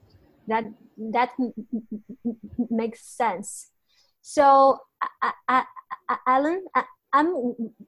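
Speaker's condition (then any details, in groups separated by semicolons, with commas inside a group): Stuttering; stutter since childhood, grew up in China without speech therapy, persists into adulthood; hid stutter while growing up, shame about stuttering held back for years; repeated words, prolonged sounds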